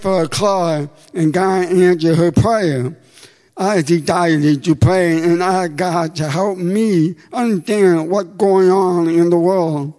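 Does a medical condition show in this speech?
Yes: deafness; deaf since childhood, educated in oral program, discouraged from sign language, later learned sign; comfortable speaking and using own voice.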